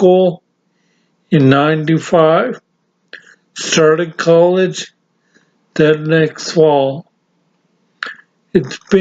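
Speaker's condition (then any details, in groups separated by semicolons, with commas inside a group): Severe brain injury; severe, ataxia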